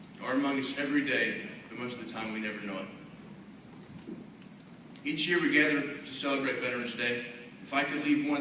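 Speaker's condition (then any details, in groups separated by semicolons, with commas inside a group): No condition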